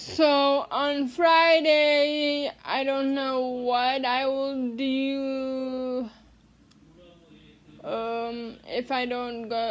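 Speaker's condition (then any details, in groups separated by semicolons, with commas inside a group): Cerebral palsy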